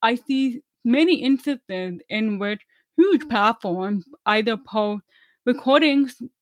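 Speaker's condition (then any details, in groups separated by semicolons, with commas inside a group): Deafness; deaf woman, about 25 years passing as hearing, about ten years of speech therapy; uses hearing aids and closed captioning, not fluent in sign language; speaks well after about ten years of speech therapy, relearned how to speak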